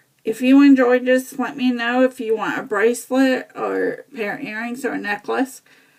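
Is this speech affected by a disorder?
Yes: cerebral palsy.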